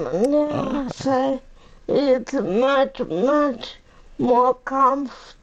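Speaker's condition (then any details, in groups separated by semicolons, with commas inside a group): Cerebral palsy; uses a power chair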